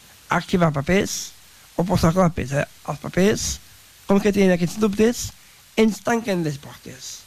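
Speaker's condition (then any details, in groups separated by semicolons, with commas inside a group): Down syndrome; very talkative, expresses self in own way and own words, dislikes being corrected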